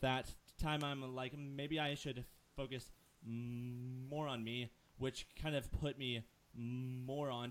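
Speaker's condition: Stutter; frequent word and phrase repetitions, part-word repetitions, repeated uh fillers, listeners mistake speech for drunkenness; repeated words, prolonged sounds

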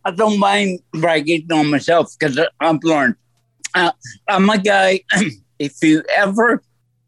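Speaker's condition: Stroke; voice altered since stroke, lasting effect

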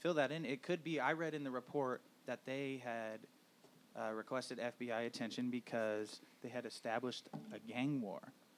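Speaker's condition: No condition

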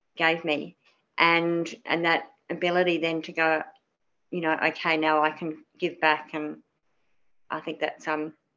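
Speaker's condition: Cleft palate; c for communication skills in primary school

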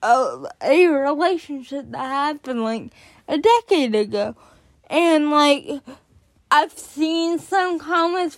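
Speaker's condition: Cerebral palsy; onset before birth

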